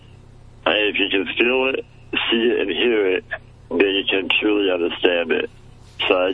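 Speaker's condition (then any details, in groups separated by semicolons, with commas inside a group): Muscular dystrophy; childhood onset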